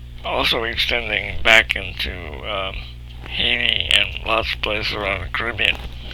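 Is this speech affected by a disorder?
Yes: cerebral palsy.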